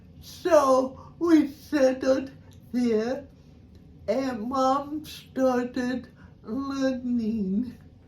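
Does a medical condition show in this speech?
Yes: cerebral palsy.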